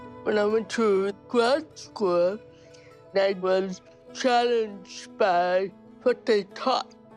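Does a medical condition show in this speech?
Yes: cerebral palsy; speech therapy from age four.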